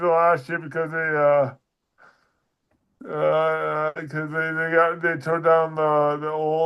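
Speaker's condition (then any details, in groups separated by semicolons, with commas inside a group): Dysarthria; weaker speech muscles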